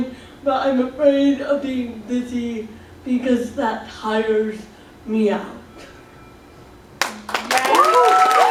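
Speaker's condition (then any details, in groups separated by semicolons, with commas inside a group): Cerebral palsy; speech slightly off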